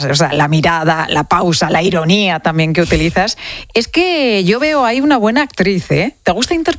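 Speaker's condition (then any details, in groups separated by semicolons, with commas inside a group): No condition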